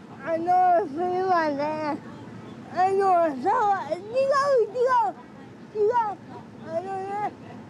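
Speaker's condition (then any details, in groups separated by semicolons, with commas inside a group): Cerebral palsy, severe; age 42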